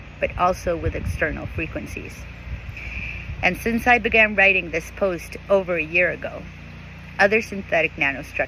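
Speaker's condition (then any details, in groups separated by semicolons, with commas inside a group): No condition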